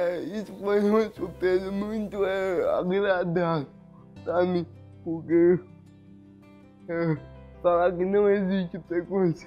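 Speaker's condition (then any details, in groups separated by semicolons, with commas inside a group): Cerebral palsy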